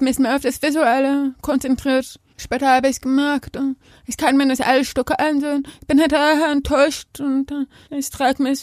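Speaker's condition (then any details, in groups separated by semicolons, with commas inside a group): Deafness; not hard of hearing, spoken language as mother tongue, hearing school, sign language learned later; speaks aloud and signs, bilingual, voice different and louder, hearing people forget deafness because she speaks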